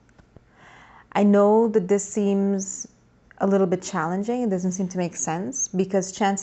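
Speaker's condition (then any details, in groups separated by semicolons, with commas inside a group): No condition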